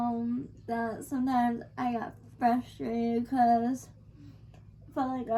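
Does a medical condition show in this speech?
Yes: cerebral palsy.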